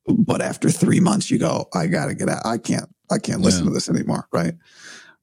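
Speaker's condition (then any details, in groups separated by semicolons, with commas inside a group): Vocal cord surgery; vocal cord problem, not uncommon, long search for diagnosis, vocal cord surgery by ear nose and throat surgeon; recovering after recent vocal cord surgery, voice temporarily compromised, not yet back to full; objectively worse than usual, unsure if voice returns to 100%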